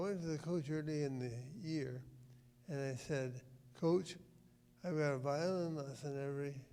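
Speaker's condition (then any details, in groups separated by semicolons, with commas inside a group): Parkinson's disease; about 18 years since onset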